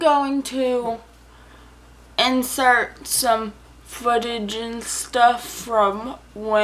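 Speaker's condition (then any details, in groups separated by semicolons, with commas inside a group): Cerebral palsy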